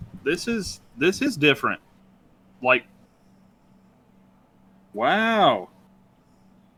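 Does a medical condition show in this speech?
No.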